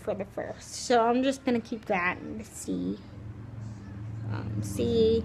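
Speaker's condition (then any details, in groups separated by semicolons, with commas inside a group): Cerebral palsy, spastic, severe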